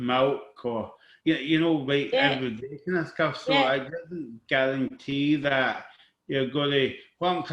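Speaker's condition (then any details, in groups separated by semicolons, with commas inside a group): Cerebral palsy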